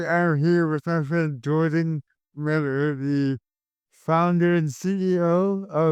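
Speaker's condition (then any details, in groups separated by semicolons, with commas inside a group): Cerebral palsy; caused by stroke at birth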